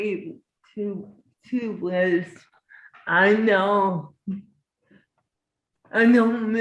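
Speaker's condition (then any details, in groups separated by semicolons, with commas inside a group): Cerebral palsy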